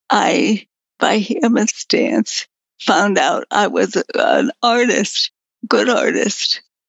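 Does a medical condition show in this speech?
Yes: progressive multiple sclerosis; quadriplegic, no hand use, walker to scooter to wheelchairs, talking harder as disease progressed; voice up and down, in and out with pulmonary muscle strength, sometimes no voice, assistant speaks.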